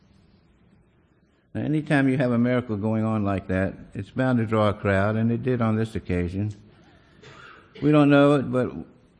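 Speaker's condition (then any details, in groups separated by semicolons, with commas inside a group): Parkinson's disease; small handwriting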